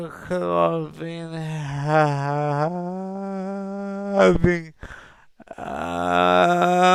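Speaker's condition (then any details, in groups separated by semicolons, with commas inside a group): Cerebral palsy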